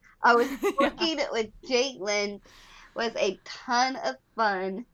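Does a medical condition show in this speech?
Yes: Down syndrome; lifelong.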